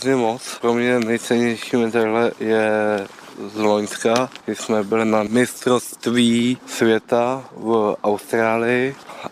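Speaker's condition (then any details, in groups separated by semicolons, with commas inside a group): Down syndrome; congenital, Down syndrome since birth; age 27; speaks very well, formulates answers, understands questions, communicates well, not a given with Down syndrome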